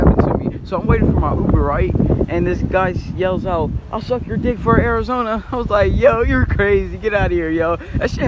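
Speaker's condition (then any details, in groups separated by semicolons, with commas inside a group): No condition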